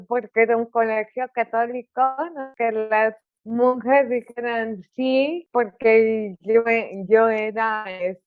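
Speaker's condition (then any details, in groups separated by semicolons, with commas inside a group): Cerebral palsy; articulation affected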